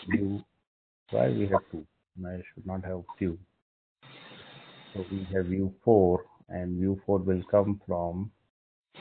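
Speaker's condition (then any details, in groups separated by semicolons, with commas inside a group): No condition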